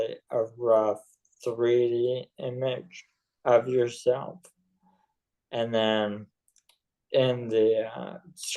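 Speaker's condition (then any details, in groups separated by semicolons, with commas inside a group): ALS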